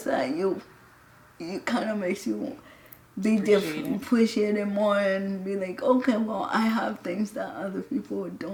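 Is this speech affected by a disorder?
Yes: cerebral palsy.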